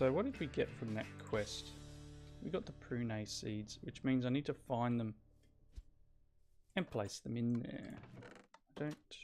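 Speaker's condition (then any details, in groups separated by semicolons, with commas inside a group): No condition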